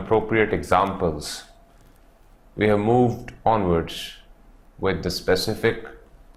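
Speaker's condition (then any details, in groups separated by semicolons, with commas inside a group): No condition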